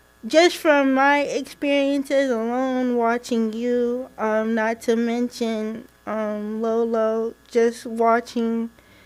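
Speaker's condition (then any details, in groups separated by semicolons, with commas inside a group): Cerebral palsy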